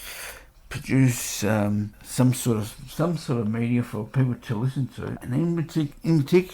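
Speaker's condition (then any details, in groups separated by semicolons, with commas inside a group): Cerebral palsy; 46 years old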